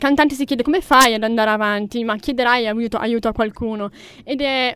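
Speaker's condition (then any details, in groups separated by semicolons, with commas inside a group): Deafness with cochlear implant; deaf from birth in right ear, congenital cytomegalovirus, 2-hour surgery in 2006, 15-stitch scar left head; wears cochlear implant since 2006, external part similar to hearing aid; documented as deaf-mute but speaks plenty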